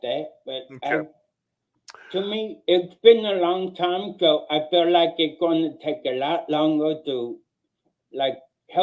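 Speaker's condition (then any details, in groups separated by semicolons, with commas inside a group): Cerebral palsy; mildest kind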